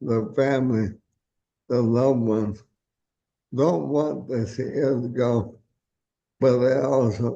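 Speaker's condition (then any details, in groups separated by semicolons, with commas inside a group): ALS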